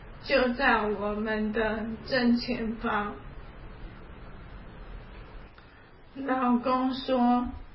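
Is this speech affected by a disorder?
Yes: ALS; onset about three years ago, hand muscle atrophy starting right hand, left hand over a year later.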